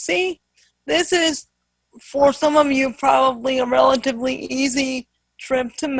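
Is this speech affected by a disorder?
Yes: spastic quadriplegic cerebral palsy.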